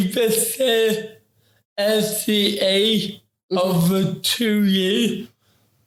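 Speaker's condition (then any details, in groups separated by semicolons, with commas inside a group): Ataxic cerebral palsy; affects talking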